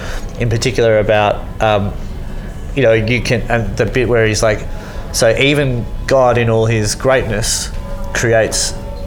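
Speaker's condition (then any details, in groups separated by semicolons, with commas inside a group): Cleft lip and palate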